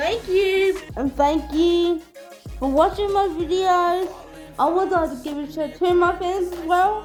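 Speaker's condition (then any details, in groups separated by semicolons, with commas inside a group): Cerebral palsy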